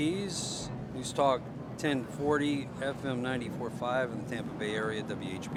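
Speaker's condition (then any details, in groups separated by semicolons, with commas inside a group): No condition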